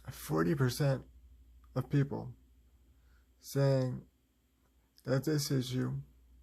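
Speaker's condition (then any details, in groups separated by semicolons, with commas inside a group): Cerebral palsy, spastic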